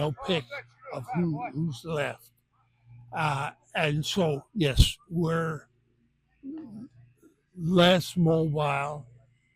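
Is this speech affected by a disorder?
Yes: benign essential tremor.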